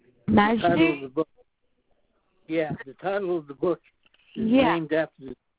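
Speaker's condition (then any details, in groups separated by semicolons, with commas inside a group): Parkinson's disease; trouble speaking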